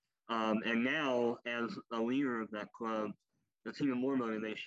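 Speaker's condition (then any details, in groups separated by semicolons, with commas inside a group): Cleft lip and palate, popliteal pterygium syndrome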